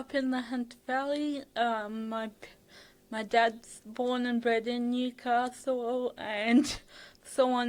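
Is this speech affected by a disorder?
Yes: cerebral palsy (athetoid); fatigue.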